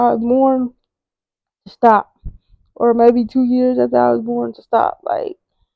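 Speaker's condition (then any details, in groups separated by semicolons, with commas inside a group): Cerebral palsy; wheelchair user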